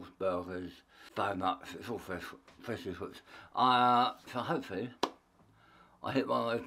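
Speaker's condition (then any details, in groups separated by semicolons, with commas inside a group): Tongue cancer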